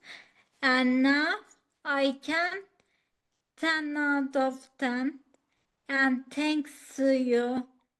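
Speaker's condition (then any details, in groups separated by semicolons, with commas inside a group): Acquired ataxia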